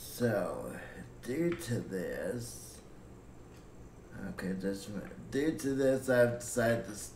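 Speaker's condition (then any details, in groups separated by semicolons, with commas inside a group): Cerebral palsy; breathing fine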